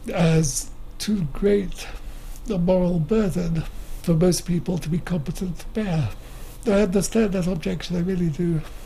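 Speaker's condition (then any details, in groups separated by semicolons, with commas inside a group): Motor neuron disease; wheelchair user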